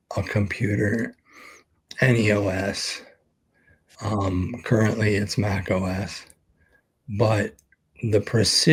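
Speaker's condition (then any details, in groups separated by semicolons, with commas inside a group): ALS; expects to lose voice very soon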